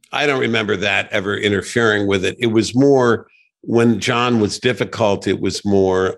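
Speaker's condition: No condition

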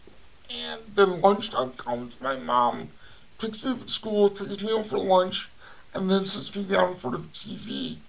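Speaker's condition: Cerebral palsy; voice audibly affected

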